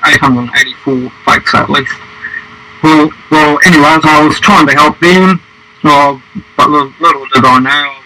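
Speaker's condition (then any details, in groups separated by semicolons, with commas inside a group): Stutter; sometimes takes longer to get words out; repeated sounds, repeated words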